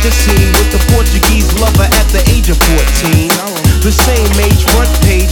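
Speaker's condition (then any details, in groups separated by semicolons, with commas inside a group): No condition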